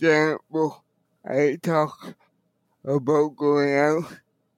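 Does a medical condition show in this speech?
Yes: cerebral palsy; wheelchair user.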